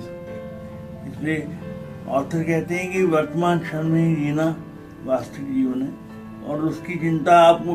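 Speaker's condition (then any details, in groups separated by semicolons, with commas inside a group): Cerebral palsy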